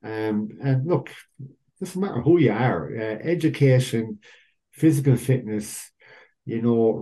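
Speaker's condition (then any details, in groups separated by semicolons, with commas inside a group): Cleft lip and palate; undergoing orthodontic treatment for aesthetics, jaw surgery coming up shortly, rhinoplasty likely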